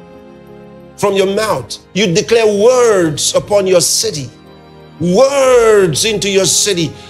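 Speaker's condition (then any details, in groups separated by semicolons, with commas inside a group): No condition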